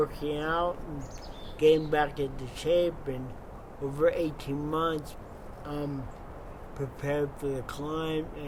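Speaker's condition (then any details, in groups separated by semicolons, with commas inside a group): Cerebral palsy; from birth, wheelchair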